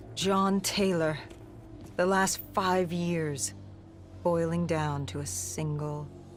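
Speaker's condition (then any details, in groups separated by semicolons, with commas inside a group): No condition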